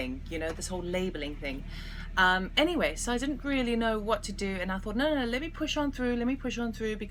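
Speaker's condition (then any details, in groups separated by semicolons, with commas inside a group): No condition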